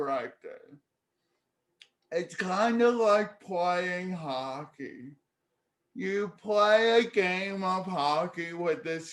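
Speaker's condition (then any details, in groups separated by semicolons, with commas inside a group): Cerebral palsy; speech therapy in childhood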